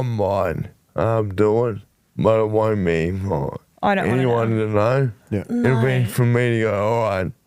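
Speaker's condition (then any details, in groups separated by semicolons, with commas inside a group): Motor neurone disease; voice became very nasal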